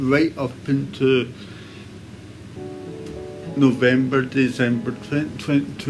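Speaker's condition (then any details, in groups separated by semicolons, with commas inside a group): Cerebral palsy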